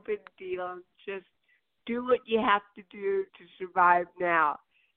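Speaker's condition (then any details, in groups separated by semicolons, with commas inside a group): Cerebral palsy; birth onset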